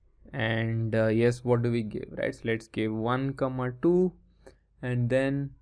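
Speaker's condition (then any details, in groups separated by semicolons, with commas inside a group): No condition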